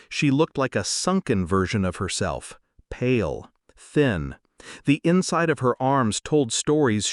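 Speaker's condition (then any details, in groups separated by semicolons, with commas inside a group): No condition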